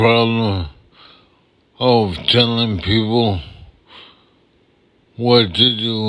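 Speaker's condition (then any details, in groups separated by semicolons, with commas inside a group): Multiple sclerosis; affects left side and voice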